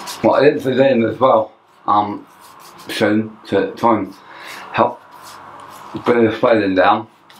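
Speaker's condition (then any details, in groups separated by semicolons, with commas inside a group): Tongue cancer; half tongue removed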